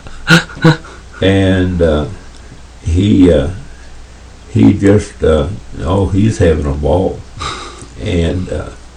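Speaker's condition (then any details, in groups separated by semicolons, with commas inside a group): Parkinson's; tremors as early symptom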